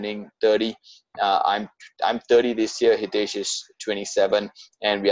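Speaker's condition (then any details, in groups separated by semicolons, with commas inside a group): No condition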